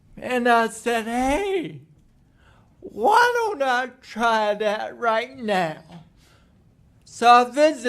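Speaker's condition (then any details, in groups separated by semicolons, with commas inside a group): Cerebral palsy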